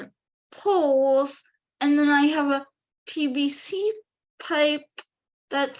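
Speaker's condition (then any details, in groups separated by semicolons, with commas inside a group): Cerebral palsy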